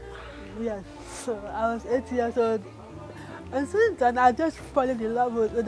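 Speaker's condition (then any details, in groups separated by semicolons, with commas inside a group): Cerebral palsy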